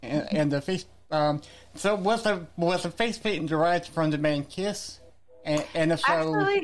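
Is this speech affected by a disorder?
Yes: cerebral palsy; back pain.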